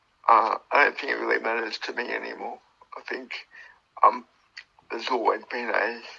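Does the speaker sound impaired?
Yes: cerebral palsy; from birth, born two months premature, died twice at birth, brain damage.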